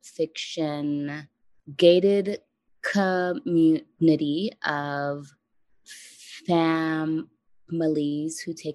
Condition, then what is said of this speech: Stuttering. By the way, as we start, I do like to mention that I stutter and so that will happen.